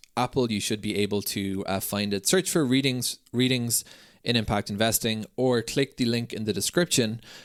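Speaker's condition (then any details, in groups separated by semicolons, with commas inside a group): No condition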